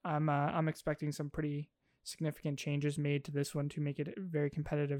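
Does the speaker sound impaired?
No.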